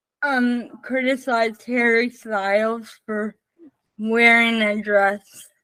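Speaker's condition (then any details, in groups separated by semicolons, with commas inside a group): Spastic cerebral palsy, mixed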